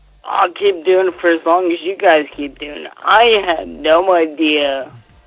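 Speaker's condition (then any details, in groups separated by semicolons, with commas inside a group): Friedreich's ataxia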